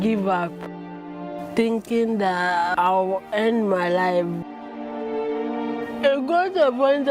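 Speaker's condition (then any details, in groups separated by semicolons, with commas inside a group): Cerebral palsy; from birth; present for 24 years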